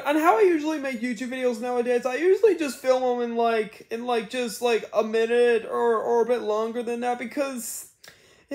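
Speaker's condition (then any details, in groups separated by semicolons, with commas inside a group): No condition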